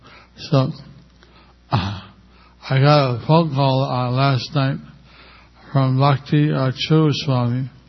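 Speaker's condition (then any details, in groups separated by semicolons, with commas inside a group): Stroke with facial paralysis; one side of face a little paralyzed; speaks a little slowly because of facial paralysis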